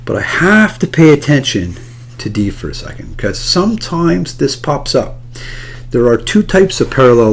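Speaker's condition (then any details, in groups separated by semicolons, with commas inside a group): No condition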